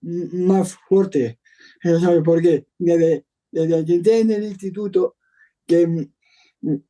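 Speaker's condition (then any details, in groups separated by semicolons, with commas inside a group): Down syndrome; Down syndrome from birth, genetic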